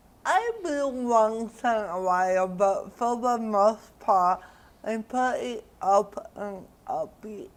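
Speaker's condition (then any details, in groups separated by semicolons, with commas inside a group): Cerebral palsy; diagnosed around age one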